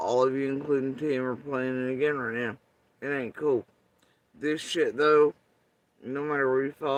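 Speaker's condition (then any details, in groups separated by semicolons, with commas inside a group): Facial paralysis after surgery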